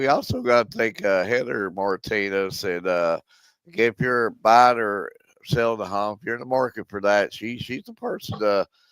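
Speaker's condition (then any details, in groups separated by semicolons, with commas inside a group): No condition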